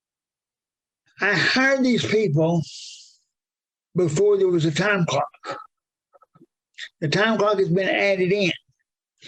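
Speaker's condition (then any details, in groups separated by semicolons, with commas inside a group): Cerebral palsy, severe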